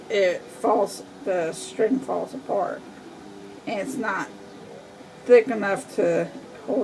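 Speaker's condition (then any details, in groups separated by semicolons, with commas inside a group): Cerebral palsy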